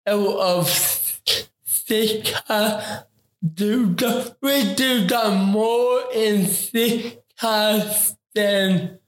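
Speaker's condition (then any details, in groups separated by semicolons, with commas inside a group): Ataxic cerebral palsy; affects talking, taken very slow, talks word for word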